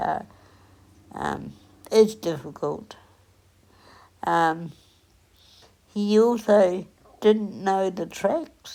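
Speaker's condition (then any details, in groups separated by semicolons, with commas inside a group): Cerebral palsy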